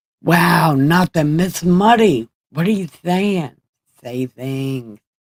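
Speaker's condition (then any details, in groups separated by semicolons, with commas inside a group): Brain injury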